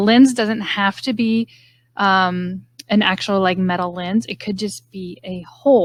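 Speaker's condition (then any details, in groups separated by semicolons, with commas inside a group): No condition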